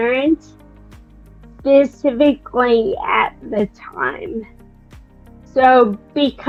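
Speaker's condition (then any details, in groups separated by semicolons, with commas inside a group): Friedreich's ataxia; Friedreich's ataxia, progressive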